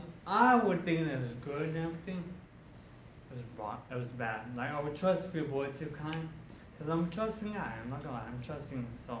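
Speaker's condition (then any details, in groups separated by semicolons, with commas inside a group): Traumatic brain injury; walking now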